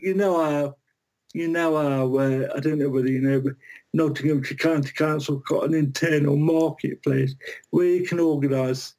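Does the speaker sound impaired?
Yes: cerebral palsy; from birth, brain starved of oxygen at birth, surviving twin, birth weight one pound; non-progressive but body prematurely ageing, physically getting gradually worse, increasingly physically unable.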